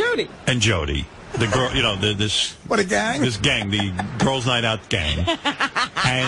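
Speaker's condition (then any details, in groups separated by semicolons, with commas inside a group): No condition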